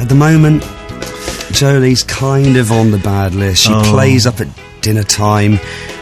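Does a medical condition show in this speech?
No.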